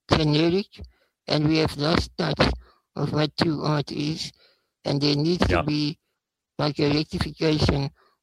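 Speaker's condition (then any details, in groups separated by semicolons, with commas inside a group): Spinal muscular atrophy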